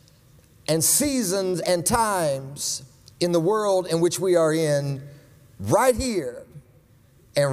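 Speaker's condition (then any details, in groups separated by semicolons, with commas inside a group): No condition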